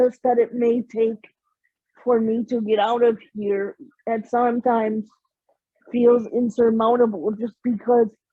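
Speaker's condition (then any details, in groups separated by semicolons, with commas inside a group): Cerebral palsy; premature birth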